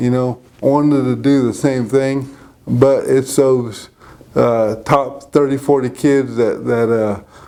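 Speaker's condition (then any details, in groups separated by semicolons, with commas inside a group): Cerebral palsy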